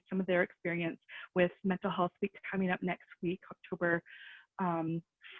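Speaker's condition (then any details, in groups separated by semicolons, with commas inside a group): No condition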